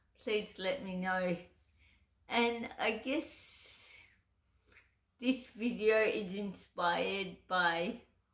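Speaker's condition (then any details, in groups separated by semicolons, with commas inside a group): Cerebral palsy; uses wheelchair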